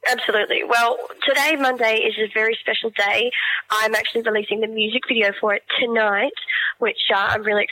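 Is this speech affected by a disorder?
Yes: cleft palate; congenital cleft palate, born with it, Variety children's charity support as young girl.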